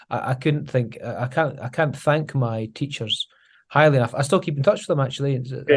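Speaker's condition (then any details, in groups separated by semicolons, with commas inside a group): No condition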